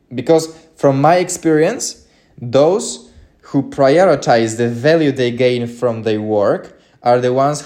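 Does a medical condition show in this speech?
No.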